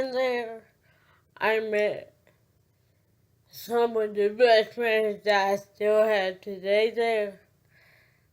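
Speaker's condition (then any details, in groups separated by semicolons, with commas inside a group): Cerebral palsy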